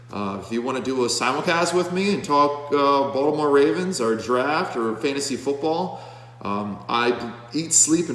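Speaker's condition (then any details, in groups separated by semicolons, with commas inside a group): No condition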